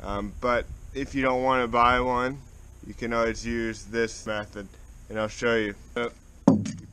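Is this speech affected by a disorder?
Yes: cerebral palsy, spastic.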